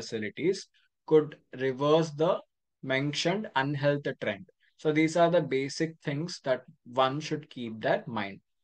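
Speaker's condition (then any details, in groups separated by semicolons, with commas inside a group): No condition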